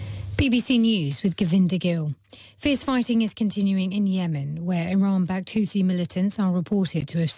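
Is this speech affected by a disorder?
No.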